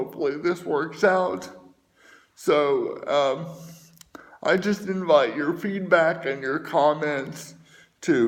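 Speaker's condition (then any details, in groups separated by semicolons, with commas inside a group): Cerebral palsy; speaks slower at times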